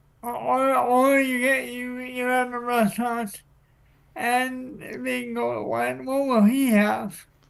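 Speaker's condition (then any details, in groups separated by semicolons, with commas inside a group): Cerebral palsy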